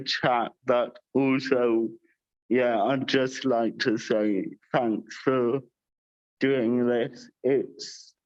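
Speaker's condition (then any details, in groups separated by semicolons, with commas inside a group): Cerebral palsy with dysarthria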